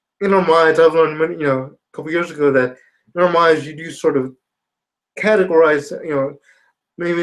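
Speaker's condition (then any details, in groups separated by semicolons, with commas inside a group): Spastic quadriplegia cerebral palsy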